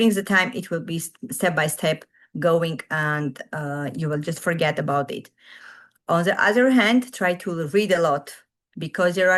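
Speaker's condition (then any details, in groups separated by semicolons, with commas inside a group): No condition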